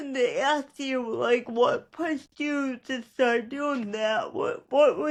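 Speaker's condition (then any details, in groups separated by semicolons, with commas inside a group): Cerebral palsy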